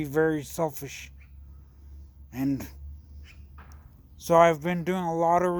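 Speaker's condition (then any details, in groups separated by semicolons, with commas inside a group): Traumatic brain injury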